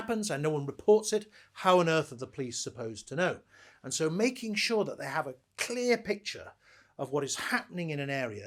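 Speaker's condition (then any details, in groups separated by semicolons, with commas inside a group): No condition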